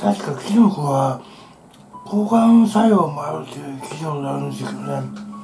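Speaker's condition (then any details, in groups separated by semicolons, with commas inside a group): Tongue cancer, partial glossectomy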